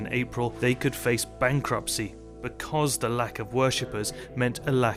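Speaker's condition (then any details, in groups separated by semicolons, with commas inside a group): No condition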